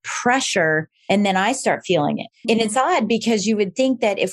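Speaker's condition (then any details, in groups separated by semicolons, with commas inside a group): No condition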